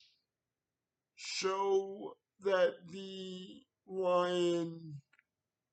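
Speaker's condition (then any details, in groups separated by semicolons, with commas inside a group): Cerebral palsy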